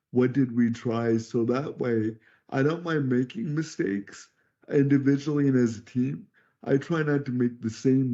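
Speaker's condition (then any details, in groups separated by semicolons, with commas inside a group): Cerebral palsy; wheelchair user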